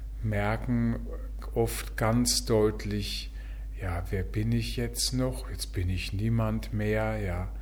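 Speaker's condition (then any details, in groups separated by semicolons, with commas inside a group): No condition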